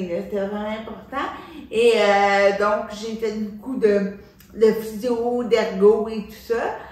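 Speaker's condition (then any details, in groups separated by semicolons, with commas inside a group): Cerebral palsy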